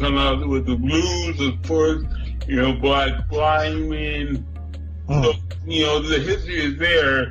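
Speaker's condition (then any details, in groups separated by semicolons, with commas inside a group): Cerebral palsy; cerebral palsy from birth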